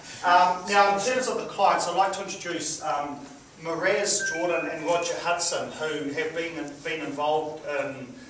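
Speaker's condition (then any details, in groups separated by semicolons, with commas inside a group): No condition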